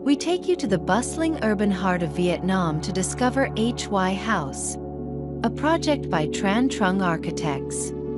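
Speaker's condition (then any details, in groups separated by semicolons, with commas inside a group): No condition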